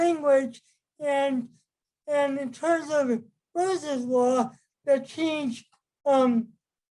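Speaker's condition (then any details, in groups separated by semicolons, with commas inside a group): Cerebral palsy; from birth, affects movement; affects ability to speak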